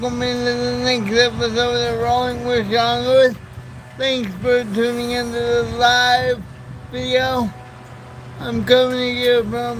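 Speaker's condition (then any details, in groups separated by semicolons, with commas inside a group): Cerebral palsy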